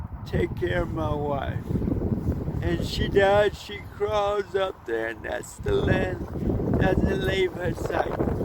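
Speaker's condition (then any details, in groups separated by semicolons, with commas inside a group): Cerebral palsy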